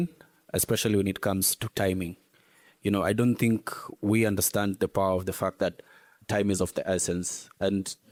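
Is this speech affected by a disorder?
No.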